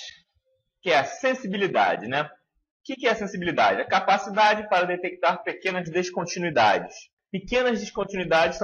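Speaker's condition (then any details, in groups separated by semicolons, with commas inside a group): No condition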